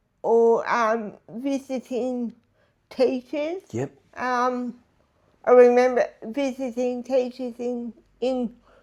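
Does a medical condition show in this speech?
Yes: disability affecting speech; cerebral palsy from birth, affects body; about 46 years since birth; voice and speech affected, speech therapy from age one.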